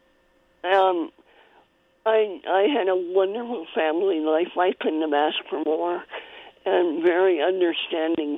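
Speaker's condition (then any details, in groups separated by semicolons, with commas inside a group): Cleft palate; congenital cleft palate, spoon-fed in early childhood; spoon feeding needed at one point in early childhood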